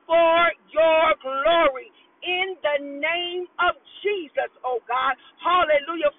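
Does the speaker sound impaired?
No.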